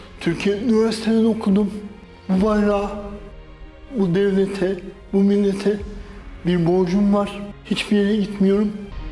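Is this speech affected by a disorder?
Yes: dystonic cerebral palsy; dystonic, from birth, involuntary movements, hand tremor; no speech until age 6, spasticity hinders reading aloud.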